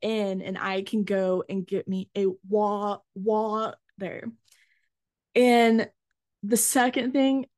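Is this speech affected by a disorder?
Yes: stuttering; fear of speaking in front of groups, school accommodations for presenting projects, found national stuttering association; stumbles on own name, now stutters freely without guarding speech; here repeated sounds, prolonged sounds.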